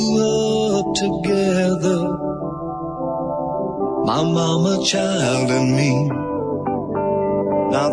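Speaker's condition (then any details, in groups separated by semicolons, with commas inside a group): No condition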